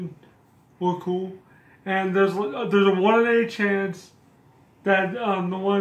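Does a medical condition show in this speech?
Yes: cerebral palsy.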